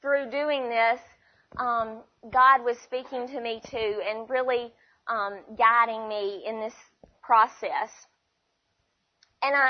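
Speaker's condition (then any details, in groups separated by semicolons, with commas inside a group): No condition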